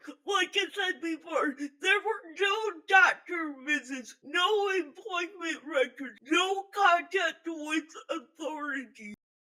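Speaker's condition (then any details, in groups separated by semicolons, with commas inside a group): Physical speech impairment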